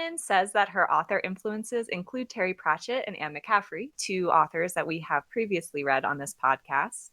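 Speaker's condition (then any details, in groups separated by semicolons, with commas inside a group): No condition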